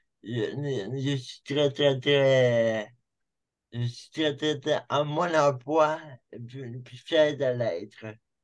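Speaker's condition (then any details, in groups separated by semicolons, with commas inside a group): Cerebral palsy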